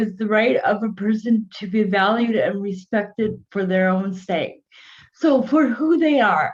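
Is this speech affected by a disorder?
Yes: cerebral palsy.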